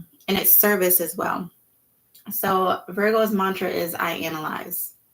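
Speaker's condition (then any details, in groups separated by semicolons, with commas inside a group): No condition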